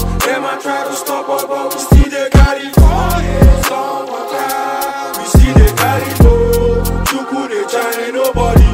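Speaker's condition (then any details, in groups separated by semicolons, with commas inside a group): No condition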